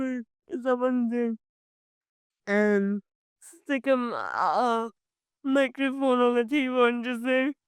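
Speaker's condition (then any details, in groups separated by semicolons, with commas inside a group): Cerebral palsy; from birth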